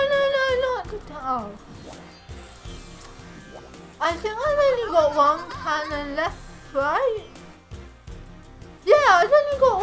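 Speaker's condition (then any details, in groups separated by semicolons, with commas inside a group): Cerebral palsy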